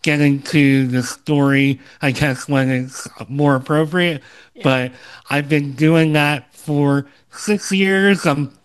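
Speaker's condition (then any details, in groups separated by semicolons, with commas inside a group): Cleft lip and palate, Opitz G/BBB syndrome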